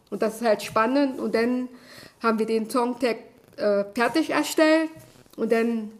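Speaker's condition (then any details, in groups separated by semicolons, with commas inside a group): Deafness; German sign language, Ava app on iPhone for captions, interpreters or communication assistant in groups; can speak aloud, salesman doubted deafness because of speaking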